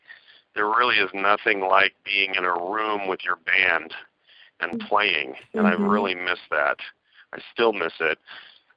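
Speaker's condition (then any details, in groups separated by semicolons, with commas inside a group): No condition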